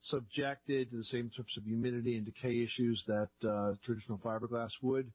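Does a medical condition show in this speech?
No.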